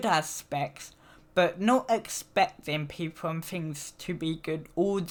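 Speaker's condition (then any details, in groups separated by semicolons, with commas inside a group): Cerebral palsy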